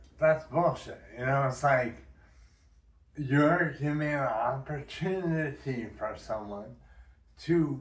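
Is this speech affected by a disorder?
Yes: brain injury.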